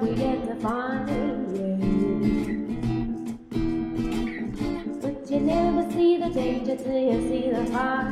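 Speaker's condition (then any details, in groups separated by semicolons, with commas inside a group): No condition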